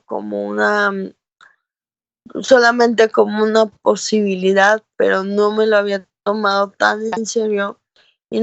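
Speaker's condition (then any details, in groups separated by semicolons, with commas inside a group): Cerebral palsy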